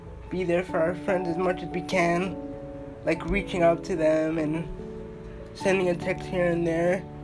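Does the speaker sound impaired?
Yes: cerebral palsy; uses wheelchair.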